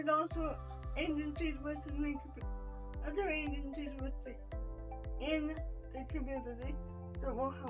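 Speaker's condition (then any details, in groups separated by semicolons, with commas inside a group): Spastic quadriplegic cerebral palsy; spastic quadriplegic form, scoliosis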